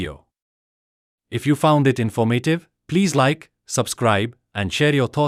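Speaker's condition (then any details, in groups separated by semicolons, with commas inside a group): No condition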